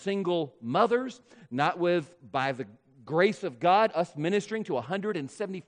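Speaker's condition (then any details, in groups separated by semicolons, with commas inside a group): No condition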